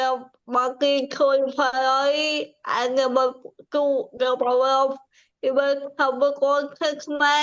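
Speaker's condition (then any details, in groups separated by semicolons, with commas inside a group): Cerebral palsy; from birth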